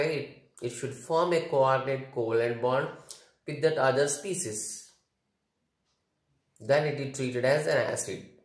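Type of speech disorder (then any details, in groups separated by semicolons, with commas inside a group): None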